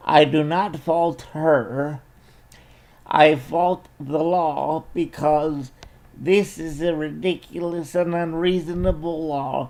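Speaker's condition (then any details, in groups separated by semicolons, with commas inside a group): Cerebral palsy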